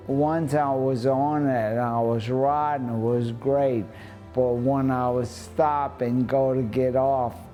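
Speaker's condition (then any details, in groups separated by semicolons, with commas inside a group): ALS; early stage, walks, stem cell therapy, speech and balance improved; severe before diagnosis, now slow but much clearer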